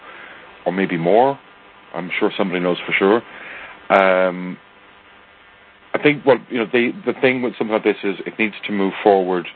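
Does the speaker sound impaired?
No.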